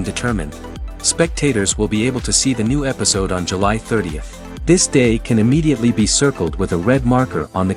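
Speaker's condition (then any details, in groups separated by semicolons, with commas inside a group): No condition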